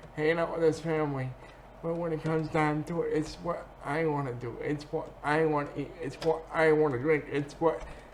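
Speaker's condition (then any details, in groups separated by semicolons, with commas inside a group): Cerebral palsy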